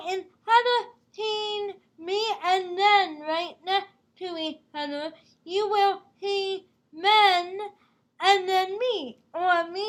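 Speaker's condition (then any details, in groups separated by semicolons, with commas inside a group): Cerebral palsy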